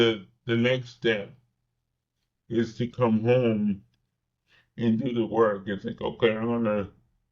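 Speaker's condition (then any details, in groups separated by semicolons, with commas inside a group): Cerebral palsy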